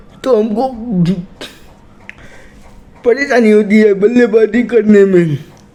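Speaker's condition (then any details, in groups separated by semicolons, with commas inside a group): Cerebral palsy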